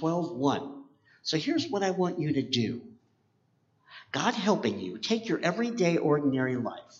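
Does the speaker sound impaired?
Yes: cleft palate; congenital cleft palate.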